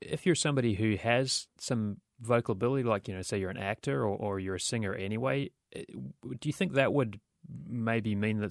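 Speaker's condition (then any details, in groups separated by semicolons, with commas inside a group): No condition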